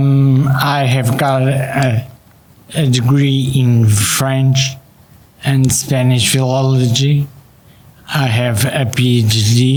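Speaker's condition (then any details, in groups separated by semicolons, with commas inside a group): Spinocerebellar ataxia type 3, Machado-Joseph disease (SCA3); inherited, maternal side; about 10 years since diagnosis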